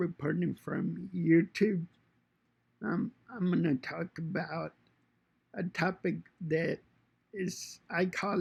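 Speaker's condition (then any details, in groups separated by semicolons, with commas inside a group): Cerebral palsy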